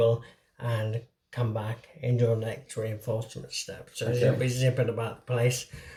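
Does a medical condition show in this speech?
Yes: motor neuron disease; difficulty with fine hand tasks.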